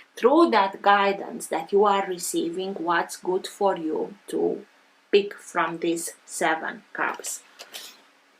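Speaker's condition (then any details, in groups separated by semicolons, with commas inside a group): No condition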